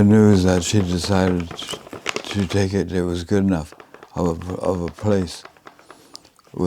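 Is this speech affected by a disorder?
Yes: advanced Parkinson's disease, severe.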